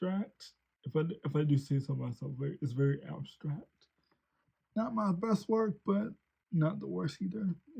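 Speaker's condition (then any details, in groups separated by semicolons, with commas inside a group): Cerebral palsy; since birth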